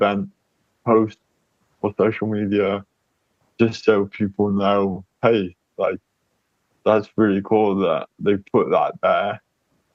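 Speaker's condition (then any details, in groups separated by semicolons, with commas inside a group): Cerebral palsy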